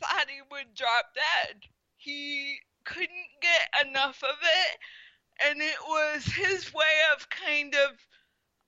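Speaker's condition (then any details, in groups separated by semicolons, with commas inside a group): Spastic quadriplegic cerebral palsy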